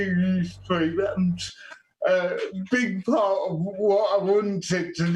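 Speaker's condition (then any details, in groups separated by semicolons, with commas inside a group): Quadriplegic cerebral palsy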